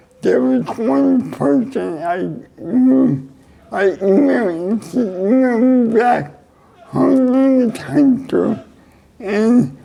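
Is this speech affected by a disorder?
Yes: cerebral palsy; neck surgery went badly.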